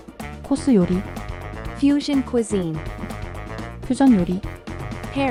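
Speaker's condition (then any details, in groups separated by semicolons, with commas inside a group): No condition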